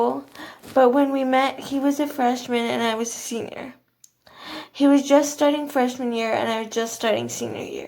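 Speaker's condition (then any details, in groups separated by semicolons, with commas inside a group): Cerebral palsy, athetoid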